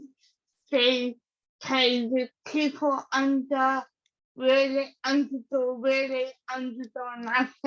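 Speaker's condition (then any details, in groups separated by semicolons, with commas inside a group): Cerebral palsy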